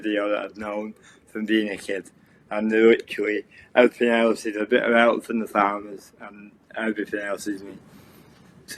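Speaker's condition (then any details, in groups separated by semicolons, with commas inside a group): Cerebral palsy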